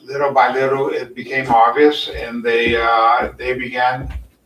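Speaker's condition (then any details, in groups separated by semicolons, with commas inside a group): No condition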